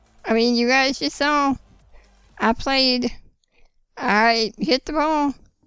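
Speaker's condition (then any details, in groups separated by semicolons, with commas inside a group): Spinal muscular atrophy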